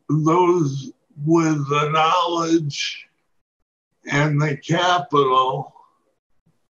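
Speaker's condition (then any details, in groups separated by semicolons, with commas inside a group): Parkinson's disease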